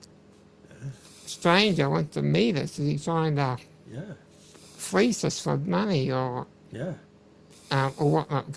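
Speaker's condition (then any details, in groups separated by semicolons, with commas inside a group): Muscular dystrophy; uses wheelchair; wheelchair user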